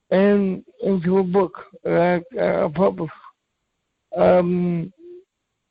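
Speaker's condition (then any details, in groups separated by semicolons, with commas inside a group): Cerebral palsy; from birth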